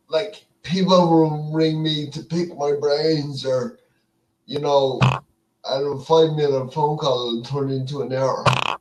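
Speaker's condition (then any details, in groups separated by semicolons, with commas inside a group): Cerebral palsy; speech affected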